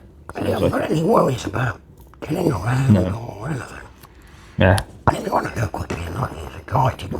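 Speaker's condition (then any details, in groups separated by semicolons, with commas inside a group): Laryngectomy; permanent tracheostomy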